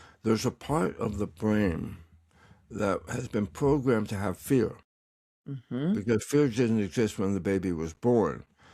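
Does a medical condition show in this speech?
Yes: tongue cancer; recovering, tongue exercises.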